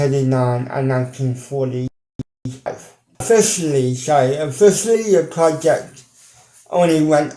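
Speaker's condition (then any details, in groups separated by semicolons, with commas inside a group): Cerebral palsy; mild, ataxic type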